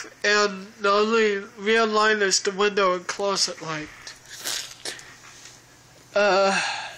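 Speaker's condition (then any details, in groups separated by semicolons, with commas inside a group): Cerebral palsy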